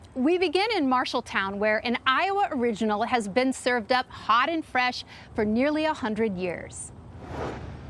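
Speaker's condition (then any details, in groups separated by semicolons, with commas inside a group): No condition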